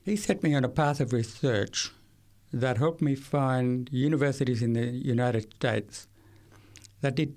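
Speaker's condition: Severe to profound hearing loss; uses hearing aids

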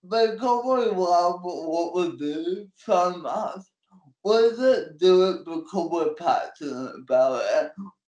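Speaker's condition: Cerebral palsy; manual wheelchair

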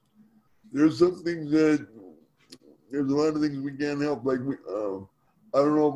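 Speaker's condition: Spastic cerebral palsy; from birth, stiff legs hard to bend, left side mostly affected, wheelchair user, hand-eye coordination problem; speech affected, improved by regular podcast talking, speaking easier than at first

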